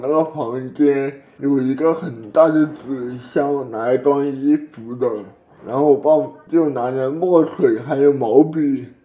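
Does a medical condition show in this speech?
Yes: cerebral palsy; birth asphyxia, blue at birth, over ten minutes of resuscitation, diagnosed in infancy at provincial hospital, legs affected, early rehabilitation, learned to walk; walks, has played basketball, earns a living with keyboard and mouse; some words unclear despite great effort to speak clearly, edited for fluency, childhood drooling from delayed saliva swallowing.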